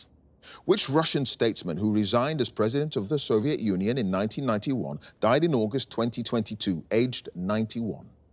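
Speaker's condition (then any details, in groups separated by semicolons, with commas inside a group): No condition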